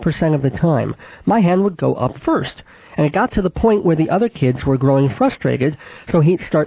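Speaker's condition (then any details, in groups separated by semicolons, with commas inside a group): Cleft palate with lisp; mild residual lisp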